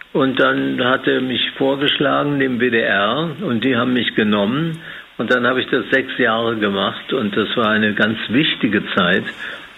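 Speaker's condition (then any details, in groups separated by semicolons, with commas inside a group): Parkinson's disease; years of hand tremor holding a glass, dismissed as stage fright, diagnosed by neurologist after examination; aged 80, Professor Volkmann of Würzburg University involved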